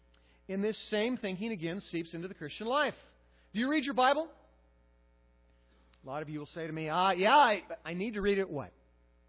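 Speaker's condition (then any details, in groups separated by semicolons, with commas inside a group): No condition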